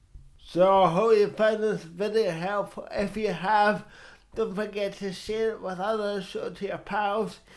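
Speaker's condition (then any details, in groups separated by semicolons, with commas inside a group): Cerebral palsy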